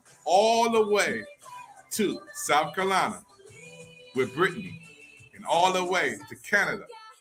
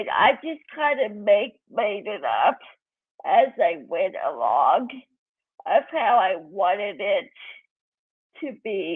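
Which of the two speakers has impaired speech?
The second: cerebral palsy.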